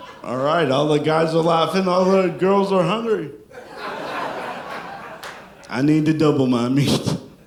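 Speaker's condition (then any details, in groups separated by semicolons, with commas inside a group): Cerebral palsy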